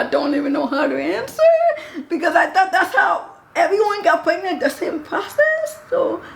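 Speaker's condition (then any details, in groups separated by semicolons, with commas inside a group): Cerebral palsy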